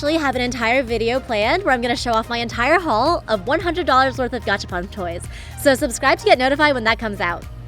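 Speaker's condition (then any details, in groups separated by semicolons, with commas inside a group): No condition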